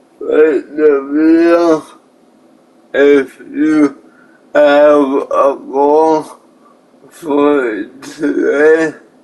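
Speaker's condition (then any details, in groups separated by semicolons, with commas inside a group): Cerebral palsy; one hand affected; atypical speech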